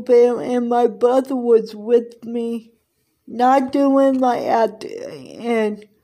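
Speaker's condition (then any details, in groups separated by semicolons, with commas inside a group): Cerebral palsy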